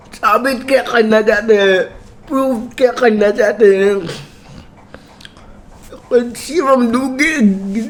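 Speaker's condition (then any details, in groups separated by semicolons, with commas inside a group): Cerebral palsy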